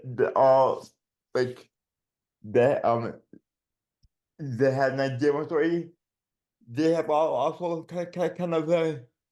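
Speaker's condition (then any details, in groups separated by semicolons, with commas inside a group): Dystonia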